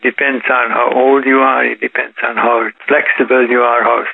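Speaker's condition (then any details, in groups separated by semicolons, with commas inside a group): Parkinson's disease; now 84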